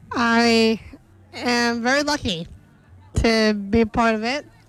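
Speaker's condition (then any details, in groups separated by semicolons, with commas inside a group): Down syndrome; intellectual disability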